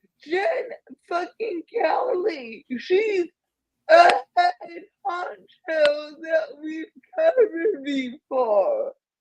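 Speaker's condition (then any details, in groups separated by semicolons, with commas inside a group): Cerebral palsy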